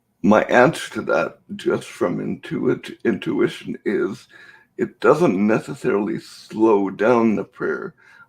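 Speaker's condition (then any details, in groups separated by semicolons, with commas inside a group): Cerebral palsy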